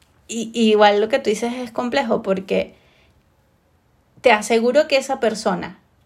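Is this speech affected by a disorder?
No.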